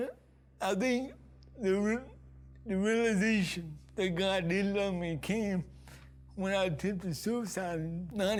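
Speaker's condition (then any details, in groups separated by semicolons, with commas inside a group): Cerebral palsy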